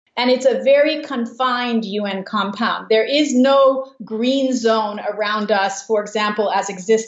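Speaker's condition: No condition

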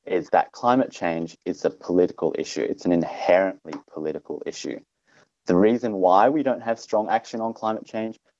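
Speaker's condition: No condition

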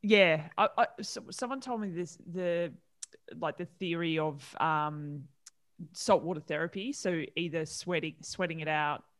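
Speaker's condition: No condition

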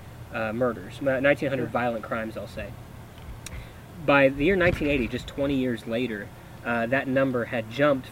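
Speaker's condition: No condition

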